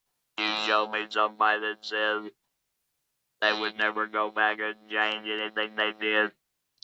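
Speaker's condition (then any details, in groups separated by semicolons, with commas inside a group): Laryngectomy, electrolarynx; no normal speech, robotic sound, hard to understand at first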